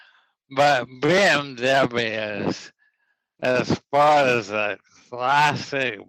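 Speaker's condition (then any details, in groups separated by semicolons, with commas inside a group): ALS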